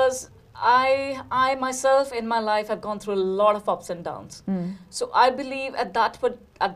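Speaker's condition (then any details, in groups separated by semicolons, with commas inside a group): No condition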